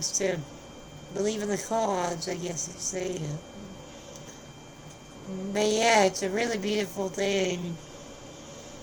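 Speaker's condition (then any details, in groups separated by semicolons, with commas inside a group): Spinal muscular atrophy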